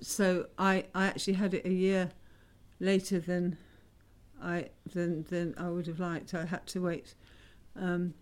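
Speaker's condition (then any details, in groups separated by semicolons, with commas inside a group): Parkinson's disease; about 15 years since diagnosis, pump prevents seizing up on stage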